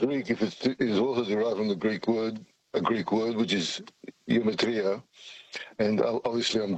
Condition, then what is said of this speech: Parkinson's disease. I've got Parkinson's, so that's why I'm jittery